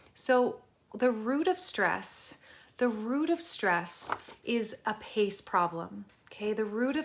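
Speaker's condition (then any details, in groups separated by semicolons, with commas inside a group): No condition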